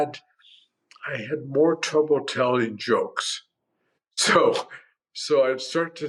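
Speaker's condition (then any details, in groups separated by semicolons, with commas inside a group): Primary lateral sclerosis; tongue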